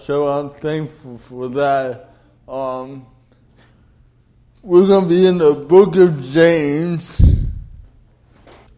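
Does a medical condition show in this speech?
Yes: cerebral palsy; delayed development.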